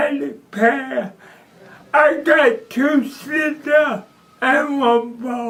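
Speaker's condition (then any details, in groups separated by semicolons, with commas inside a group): Cerebral palsy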